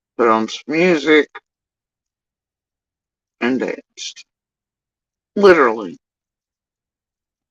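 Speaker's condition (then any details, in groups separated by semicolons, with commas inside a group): Facial paralysis after surgery; tongue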